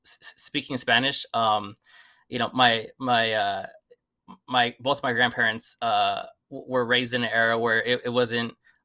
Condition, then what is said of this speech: Stuttering. The way I experience my stutter, more so now as an adult, it sounds more like this, like I'm repeating words or get stuck on a word.